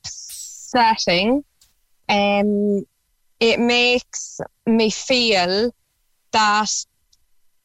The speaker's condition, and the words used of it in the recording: Stuttering. Yeah, like, today now, I did have actually a good day, you know, with the speech, but tomorrow I wouldn't be able to speak a word.